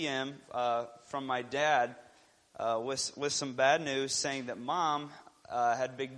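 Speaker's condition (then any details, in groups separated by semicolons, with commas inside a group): No condition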